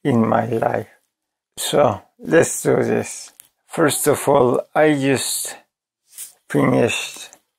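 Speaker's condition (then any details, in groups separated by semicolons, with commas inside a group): ALS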